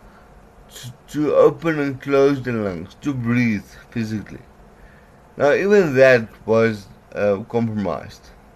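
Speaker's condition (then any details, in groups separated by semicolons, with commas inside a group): Cerebral palsy; myasthenia gravis muscle fatigue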